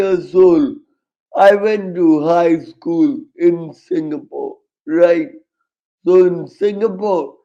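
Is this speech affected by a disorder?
Yes: cerebral palsy, severe.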